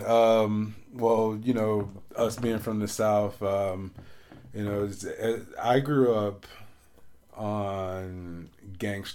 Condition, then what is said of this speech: Stuttering. And, like, the more that I'm rhyming, I'm kind of, you know, thinking about breathing more.